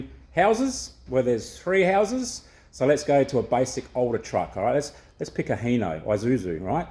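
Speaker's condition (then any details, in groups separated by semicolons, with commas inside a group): No condition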